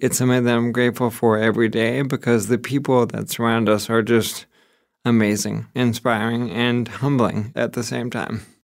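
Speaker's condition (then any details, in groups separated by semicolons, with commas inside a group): ALS; progressing slowly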